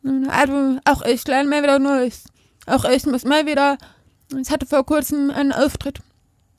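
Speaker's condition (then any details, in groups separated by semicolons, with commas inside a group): Deafness; not deaf from birth, attended hearing school, spoken first language, later learned sign language; speaks and signs, bilingual, hearing people forget deafness because speaks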